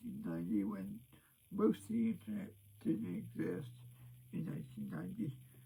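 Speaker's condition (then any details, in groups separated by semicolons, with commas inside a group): Cerebral palsy; present since birth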